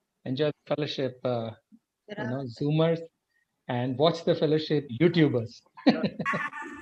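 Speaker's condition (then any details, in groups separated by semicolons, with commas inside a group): No condition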